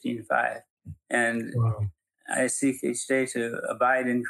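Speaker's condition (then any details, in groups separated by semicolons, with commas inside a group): Parkinson's; handwriting difficult, typing less accurate, things slower, still able to function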